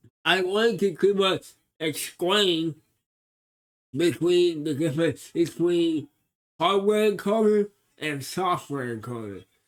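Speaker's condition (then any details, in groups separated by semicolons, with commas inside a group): Cerebral palsy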